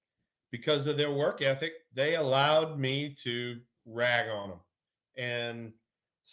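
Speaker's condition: No condition

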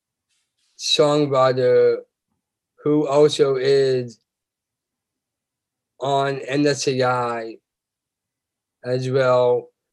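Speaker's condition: Down syndrome

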